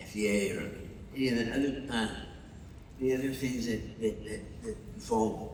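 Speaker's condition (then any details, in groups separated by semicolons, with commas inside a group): Parkinson's; over seven years since diagnosis; loses train of thought mid-sentence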